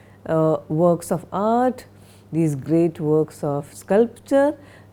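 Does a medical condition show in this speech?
No.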